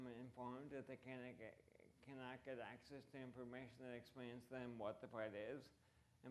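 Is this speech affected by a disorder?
Yes: ALS; voice impacted, reduced fluency.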